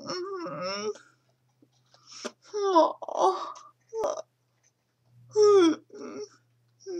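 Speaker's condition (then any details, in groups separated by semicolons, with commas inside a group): Cerebral palsy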